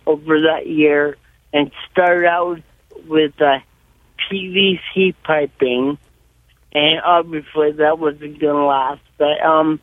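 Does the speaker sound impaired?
Yes: cerebral palsy, severe.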